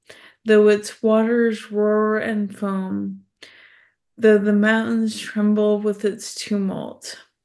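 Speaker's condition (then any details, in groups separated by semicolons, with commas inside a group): ALS; repeated falls on walks from about two years ago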